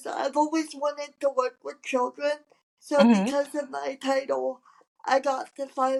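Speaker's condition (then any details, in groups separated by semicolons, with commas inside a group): Cerebral palsy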